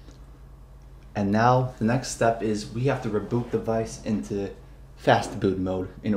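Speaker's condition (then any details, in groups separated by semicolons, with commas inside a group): No condition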